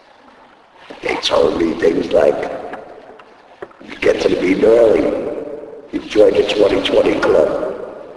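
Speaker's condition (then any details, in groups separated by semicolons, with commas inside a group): Laryngectomy; needs thumb to talk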